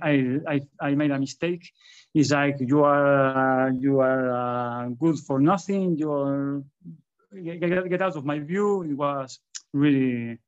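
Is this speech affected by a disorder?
Yes: stuttering; stutter in public speaking, attributed to lifelong shyness and introversion; stutters a lot when talking in public; here repeated sounds, repeated words.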